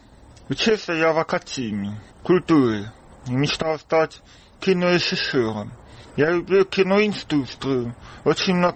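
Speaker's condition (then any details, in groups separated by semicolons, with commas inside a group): Deafness, congenital; speaks little, lip-reads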